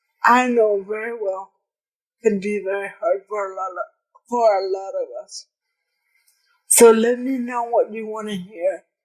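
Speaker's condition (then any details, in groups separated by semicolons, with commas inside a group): Cerebral palsy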